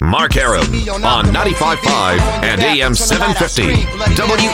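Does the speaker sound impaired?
No.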